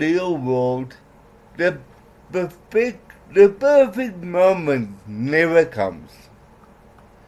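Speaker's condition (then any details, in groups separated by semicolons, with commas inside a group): Cerebral palsy; some words unclear, certain letters flat, trouble formulating words, worse when mouth tires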